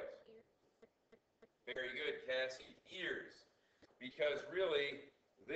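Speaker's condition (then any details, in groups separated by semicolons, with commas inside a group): No condition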